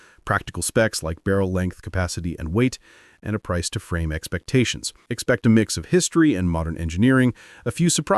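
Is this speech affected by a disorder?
No.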